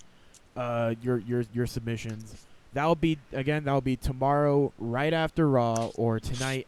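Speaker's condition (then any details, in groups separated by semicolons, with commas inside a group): No condition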